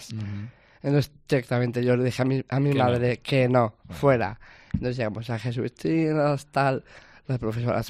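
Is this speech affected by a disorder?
Yes: Down syndrome; trisomy 21, extra copy of chromosome 21.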